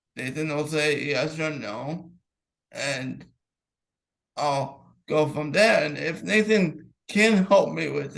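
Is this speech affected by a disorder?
Yes: cerebral palsy.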